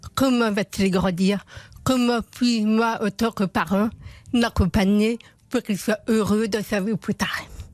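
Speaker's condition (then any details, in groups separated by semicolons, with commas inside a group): Profound congenital deafness; profound deafness from birth, diagnosed at nine months, hearing aids from age one, later cochlear implant; told would never speak, learned speech by lip-reading, never heard own voice, twenty years of speech work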